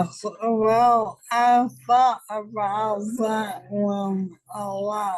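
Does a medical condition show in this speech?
Yes: ALS; diagnosed almost five years ago.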